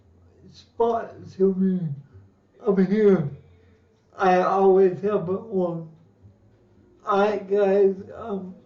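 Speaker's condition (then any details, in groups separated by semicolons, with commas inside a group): Cerebral palsy; lifelong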